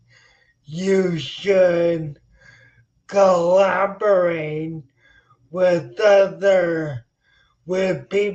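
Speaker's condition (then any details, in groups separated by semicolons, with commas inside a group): Spinocerebellar ataxia; slightly staccato speech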